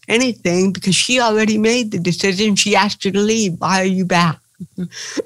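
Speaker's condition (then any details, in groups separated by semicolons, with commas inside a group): Cerebral palsy; since birth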